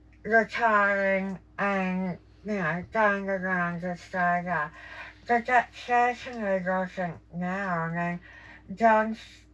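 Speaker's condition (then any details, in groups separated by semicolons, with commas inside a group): Jaw cancer surgery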